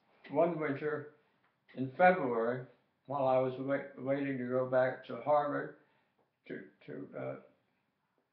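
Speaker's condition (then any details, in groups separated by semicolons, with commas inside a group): Tongue cancer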